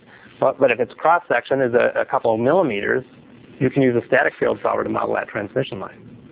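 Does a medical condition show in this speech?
No.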